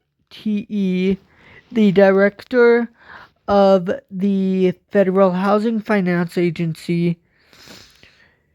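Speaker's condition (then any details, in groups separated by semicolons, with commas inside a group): Cerebral palsy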